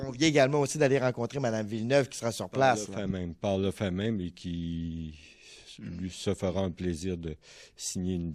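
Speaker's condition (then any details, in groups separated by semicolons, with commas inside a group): No condition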